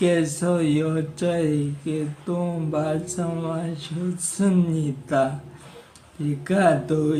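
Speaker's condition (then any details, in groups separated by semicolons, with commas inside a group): Parkinson's disease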